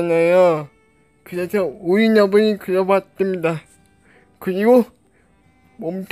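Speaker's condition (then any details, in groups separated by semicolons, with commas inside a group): Cerebral palsy; brain lesion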